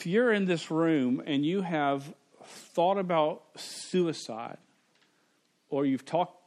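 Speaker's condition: Stuttering; much worse through school years, variable with bad days; pretty fluent currently; pretty fluent now, some days unable to say own name; repeated sounds

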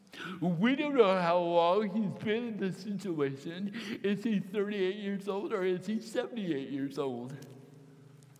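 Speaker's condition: Cerebral palsy, mild; can't speak right

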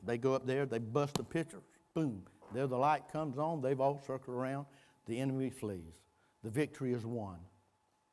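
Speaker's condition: No condition

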